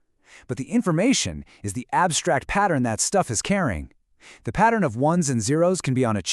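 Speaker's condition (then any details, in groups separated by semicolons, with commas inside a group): No condition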